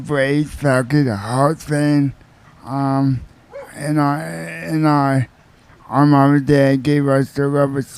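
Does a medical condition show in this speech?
Yes: quadriplegic cerebral palsy.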